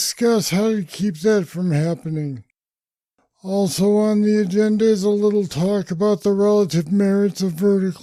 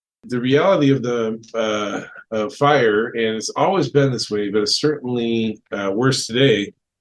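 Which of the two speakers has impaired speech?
The first: Parkinson's disease; deep brain stimulators; voice affected, sounds accented.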